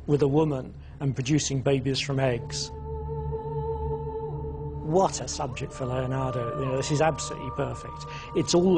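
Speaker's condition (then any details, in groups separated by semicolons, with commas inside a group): No condition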